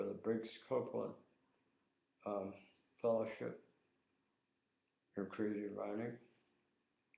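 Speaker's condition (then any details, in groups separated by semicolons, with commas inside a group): Tongue cancer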